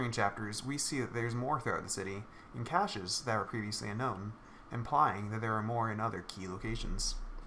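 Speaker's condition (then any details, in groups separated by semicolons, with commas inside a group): No condition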